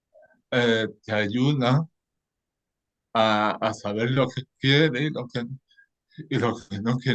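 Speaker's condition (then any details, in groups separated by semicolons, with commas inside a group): Cerebral palsy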